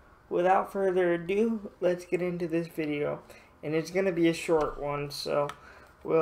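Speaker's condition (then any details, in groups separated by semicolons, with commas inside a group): Cerebral palsy, mild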